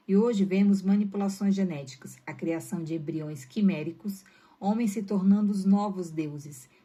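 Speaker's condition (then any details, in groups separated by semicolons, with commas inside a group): No condition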